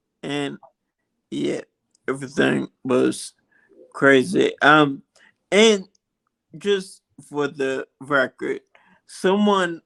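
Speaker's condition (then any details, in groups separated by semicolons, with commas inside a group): Multiple sclerosis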